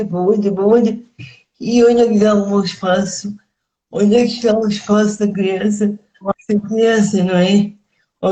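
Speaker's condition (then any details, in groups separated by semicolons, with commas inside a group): Cerebral palsy; speech affected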